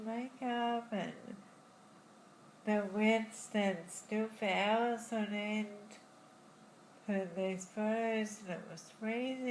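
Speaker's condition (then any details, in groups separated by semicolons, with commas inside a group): Friedreich's ataxia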